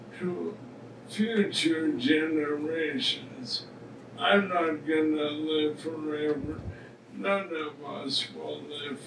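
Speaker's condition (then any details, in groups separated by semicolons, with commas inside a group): ALS; speech difficulty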